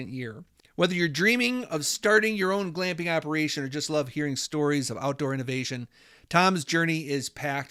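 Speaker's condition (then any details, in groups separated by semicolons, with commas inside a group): No condition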